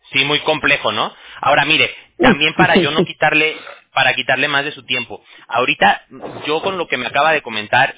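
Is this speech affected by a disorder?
No.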